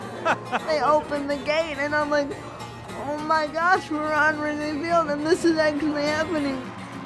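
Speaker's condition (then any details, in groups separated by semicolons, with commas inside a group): Spastic quadriplegic cerebral palsy; spastic quadriplegic, from birth, very tight muscles, wheelchair, needs feeding help; muscle tightness audible, especially when excited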